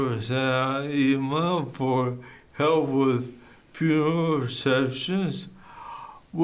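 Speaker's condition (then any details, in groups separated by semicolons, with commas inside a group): ALS; worsening slurred speech, eventual breathing failure mentioned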